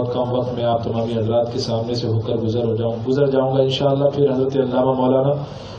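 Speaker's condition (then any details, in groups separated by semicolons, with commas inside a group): No condition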